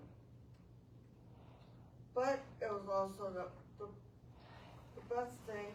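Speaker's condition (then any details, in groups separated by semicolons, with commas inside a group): Traumatic brain injury; eight years since injury; difficulty talking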